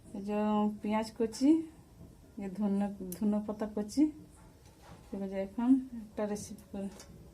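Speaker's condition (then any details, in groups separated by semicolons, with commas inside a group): No condition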